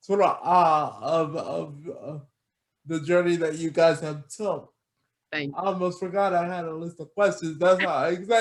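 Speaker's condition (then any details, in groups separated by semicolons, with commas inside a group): Cerebral palsy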